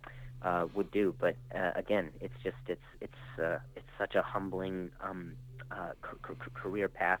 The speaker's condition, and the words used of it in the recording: Stuttering. You know, it's my stigma in my own head is always finding the appropriate time to say to the audience, hey, you know, I stutter,